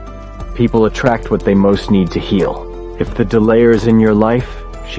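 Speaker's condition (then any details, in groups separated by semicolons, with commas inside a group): No condition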